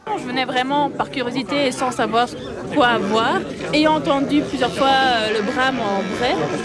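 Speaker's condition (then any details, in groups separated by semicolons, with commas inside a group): No condition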